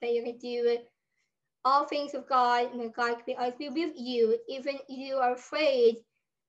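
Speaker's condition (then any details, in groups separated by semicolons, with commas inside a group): Down syndrome; adult with Down syndrome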